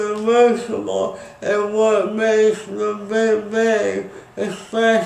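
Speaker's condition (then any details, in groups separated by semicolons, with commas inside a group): Speech impairment after birth surgery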